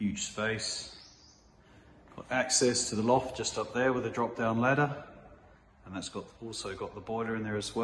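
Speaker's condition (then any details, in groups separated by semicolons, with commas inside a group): No condition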